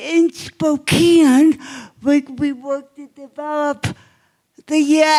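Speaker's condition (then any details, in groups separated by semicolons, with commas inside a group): Cerebral palsy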